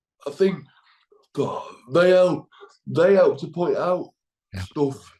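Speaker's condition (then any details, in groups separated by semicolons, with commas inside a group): Cerebral palsy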